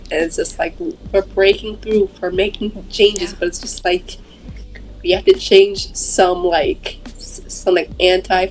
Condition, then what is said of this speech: Stuttering. So I stutter on every word when I'm not like thinking about it.